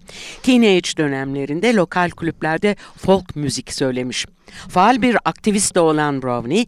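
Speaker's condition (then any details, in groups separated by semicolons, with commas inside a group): No condition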